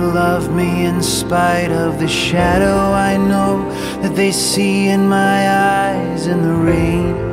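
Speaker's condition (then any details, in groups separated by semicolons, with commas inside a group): No condition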